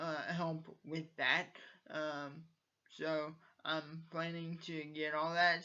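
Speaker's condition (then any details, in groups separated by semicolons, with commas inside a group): Cerebral palsy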